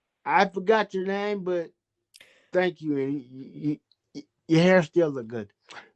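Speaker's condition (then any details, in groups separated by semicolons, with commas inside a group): Cerebral palsy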